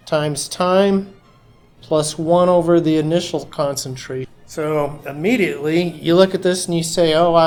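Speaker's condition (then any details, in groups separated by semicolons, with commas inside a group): No condition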